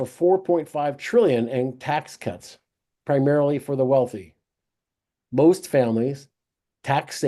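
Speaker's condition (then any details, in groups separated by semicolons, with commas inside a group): No condition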